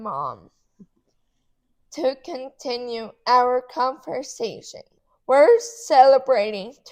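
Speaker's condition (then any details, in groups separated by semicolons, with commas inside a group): Cerebral palsy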